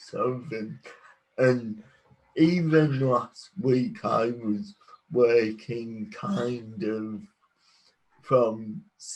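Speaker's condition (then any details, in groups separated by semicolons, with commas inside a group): Cerebral palsy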